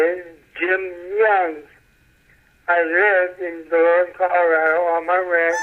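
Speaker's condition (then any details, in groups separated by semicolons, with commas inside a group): Parkinson's disease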